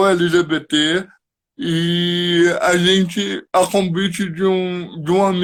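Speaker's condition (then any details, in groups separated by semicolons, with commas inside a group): Cerebral palsy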